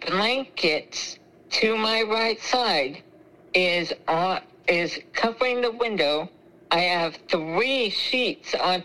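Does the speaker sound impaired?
Yes: spinal muscular atrophy; congenital, terminal, given 10 years to live, feeding tube, ventilator, cough assist, suction machine, nebulizers, CPT vest; trouble chewing and swallowing, high choking risk, secretions stay in lungs, fluids via feeding tube.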